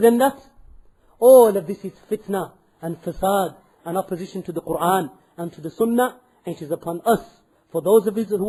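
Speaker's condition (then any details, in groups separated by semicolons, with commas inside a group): No condition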